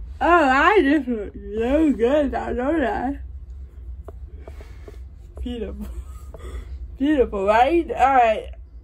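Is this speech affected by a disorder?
Yes: cerebral palsy.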